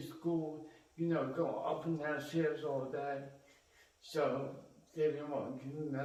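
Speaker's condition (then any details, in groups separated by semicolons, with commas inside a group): Cerebral palsy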